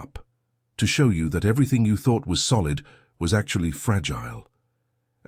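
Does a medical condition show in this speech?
No.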